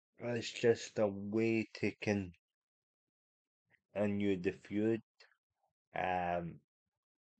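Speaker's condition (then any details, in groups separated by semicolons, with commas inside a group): Cerebral palsy; unable to walk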